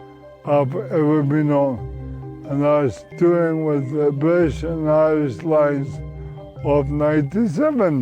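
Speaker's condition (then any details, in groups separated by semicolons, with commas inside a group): Motor neuron disease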